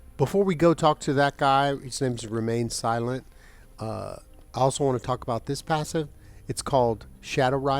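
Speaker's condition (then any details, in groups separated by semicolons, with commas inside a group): No condition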